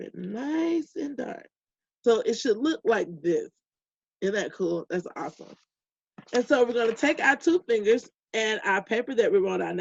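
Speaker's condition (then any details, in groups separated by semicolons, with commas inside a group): No condition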